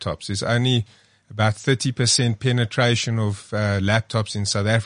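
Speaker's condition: No condition

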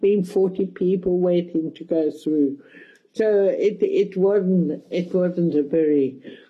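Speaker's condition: Cerebral palsy; mild, balance slightly affected, hand control affected, walks, requests wheelchair assistance at airports; speech mildly affected

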